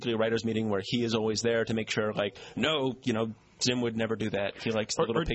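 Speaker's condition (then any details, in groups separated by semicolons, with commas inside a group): No condition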